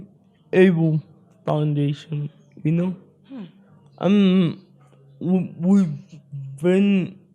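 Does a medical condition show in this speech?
Yes: spastic cerebral palsy.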